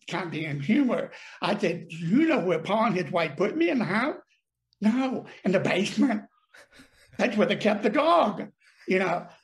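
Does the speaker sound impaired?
Yes: deafness; speech problem, mocked in childhood for talking funny and too loud.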